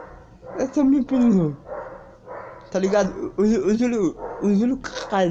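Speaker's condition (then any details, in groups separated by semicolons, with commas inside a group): Cerebral palsy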